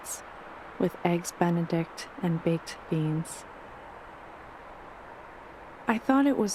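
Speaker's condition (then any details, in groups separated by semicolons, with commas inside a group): No condition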